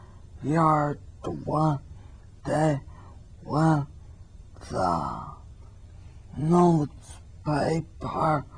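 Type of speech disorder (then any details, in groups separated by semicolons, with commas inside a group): Spastic dysarthria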